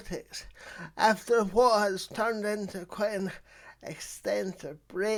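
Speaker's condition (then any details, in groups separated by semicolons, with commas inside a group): Cerebral palsy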